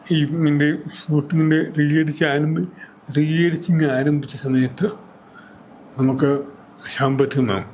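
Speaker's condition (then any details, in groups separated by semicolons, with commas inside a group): Cerebral palsy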